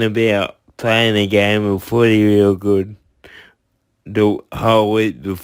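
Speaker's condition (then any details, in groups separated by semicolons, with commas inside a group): Cerebral palsy; from birth, tight muscles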